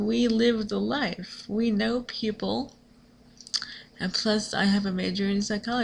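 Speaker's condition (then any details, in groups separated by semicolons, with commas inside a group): Cerebral palsy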